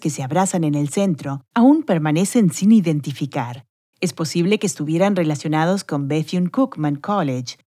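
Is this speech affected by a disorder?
No.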